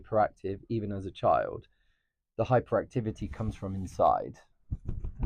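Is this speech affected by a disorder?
No.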